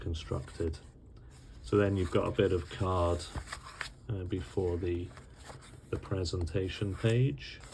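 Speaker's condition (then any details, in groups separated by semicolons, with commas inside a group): No condition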